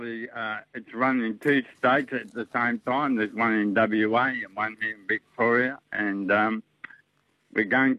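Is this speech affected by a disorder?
Yes: motor neurone disease; no treatment or cure available.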